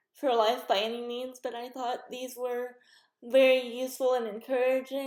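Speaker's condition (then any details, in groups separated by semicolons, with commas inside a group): Cerebral palsy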